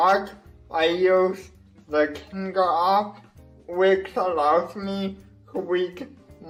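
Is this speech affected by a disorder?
Yes: cerebral palsy; wheelchair, assistive technology.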